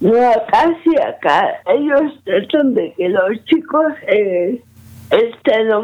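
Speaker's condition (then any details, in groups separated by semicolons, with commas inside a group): Cerebral palsy; premature, negligent right knee tumor surgery cut tendons, only crawled at 18 months, diagnosed age 18-19; walks slowly, no wheelchair, difficulty moving and handling objects, types on standard computer with fingers; some difficulty speaking, still able to speak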